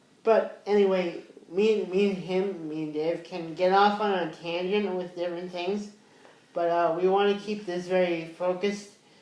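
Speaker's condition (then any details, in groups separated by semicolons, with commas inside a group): Cerebral palsy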